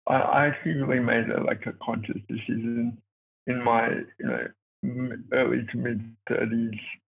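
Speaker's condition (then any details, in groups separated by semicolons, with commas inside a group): Cerebral palsy; affects mobility and walking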